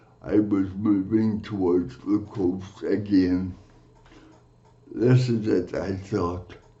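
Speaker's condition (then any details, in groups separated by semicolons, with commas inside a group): Cerebral palsy; from birth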